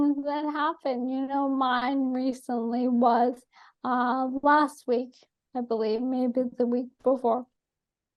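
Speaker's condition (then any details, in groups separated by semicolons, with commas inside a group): ALS; atypical case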